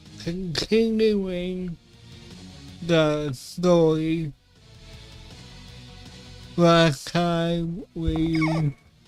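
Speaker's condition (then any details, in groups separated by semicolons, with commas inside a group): Cerebral palsy; affects voice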